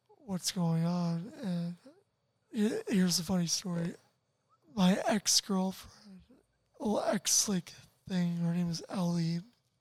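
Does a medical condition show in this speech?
Yes: tracheostomy, ventilator dependent; spinal cord injury from car accident at twenty, paralyzed from neck down, early cuff-up voicelessness; ventilator 24 hours a day through tracheostomy, cannot breathe on own.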